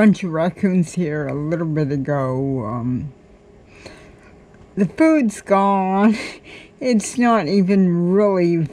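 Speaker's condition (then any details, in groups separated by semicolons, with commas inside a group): Cerebral palsy; cannot walk, crawls to get around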